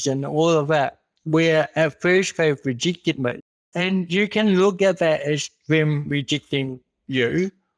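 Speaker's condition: Cerebral palsy; congenital

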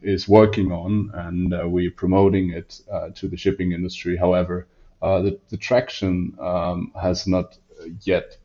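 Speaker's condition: No condition

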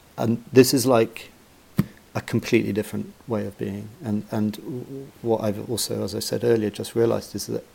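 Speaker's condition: No condition

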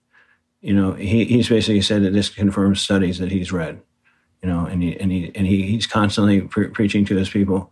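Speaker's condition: Parkinson's disease; confirmed by second opinion

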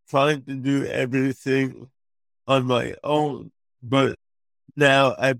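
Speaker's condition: Cerebral palsy; affects speech

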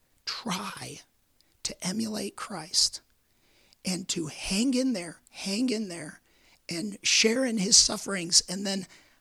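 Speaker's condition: Repeated vocal cord surgery; cancer three times

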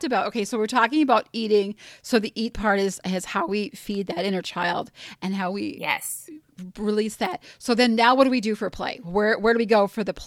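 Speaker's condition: No condition

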